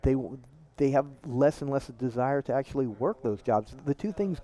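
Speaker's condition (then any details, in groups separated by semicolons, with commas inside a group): No condition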